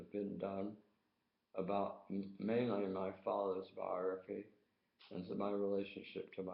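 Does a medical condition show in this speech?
Yes: tongue cancer.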